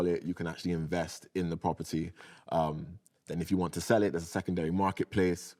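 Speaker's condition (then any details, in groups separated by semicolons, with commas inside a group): No condition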